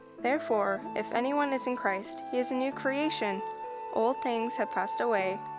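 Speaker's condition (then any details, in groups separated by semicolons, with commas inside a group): No condition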